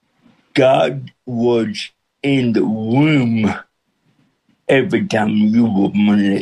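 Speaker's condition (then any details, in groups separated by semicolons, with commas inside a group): Cerebral palsy with speech impediment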